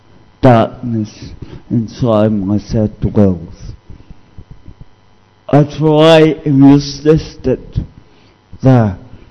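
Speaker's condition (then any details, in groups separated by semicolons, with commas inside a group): Cerebral palsy; discovered at age 2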